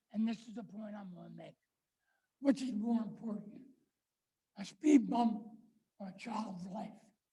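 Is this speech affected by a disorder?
Yes: ALS; power chair user; recently diagnosed.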